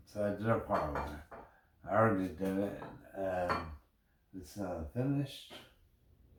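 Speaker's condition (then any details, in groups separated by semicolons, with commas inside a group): Brain injury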